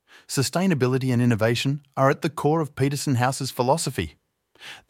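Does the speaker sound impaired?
No.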